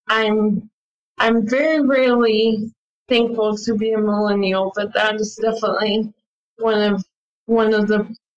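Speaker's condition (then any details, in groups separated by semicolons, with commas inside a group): ALS; attends ALS clinic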